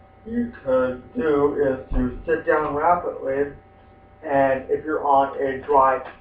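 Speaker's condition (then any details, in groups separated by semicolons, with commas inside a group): Spastic quadriplegic cerebral palsy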